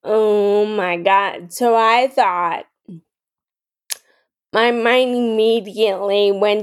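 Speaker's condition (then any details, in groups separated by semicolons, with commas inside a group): Friedreich's ataxia; form of muscular dystrophy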